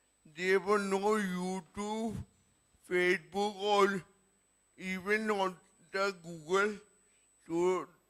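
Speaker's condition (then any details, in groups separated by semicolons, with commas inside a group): Cerebral palsy; present from birth, could not walk at six; described as fairly severe; speech may be hard to understand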